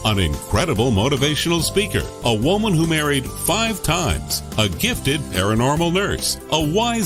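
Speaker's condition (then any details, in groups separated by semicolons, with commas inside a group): No condition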